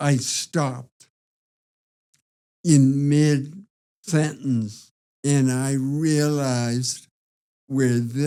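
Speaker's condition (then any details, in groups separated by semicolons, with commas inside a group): Parkinson's disease; onset age 67, slow then progressing recently, yawning, sleepiness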